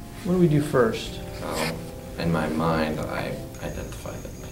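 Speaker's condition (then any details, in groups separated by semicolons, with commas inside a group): No condition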